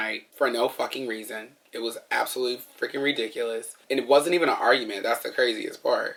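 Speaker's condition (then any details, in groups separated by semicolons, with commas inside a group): No condition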